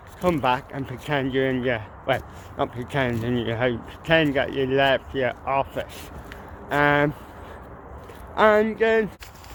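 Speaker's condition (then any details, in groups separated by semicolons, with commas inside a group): Cerebral palsy, ataxic, mild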